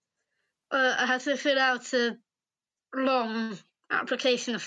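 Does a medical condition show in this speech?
Yes: Down syndrome.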